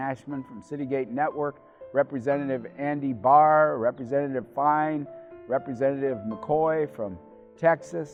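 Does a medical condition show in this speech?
No.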